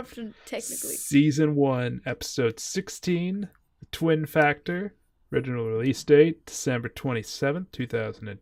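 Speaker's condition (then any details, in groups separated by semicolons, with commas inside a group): No condition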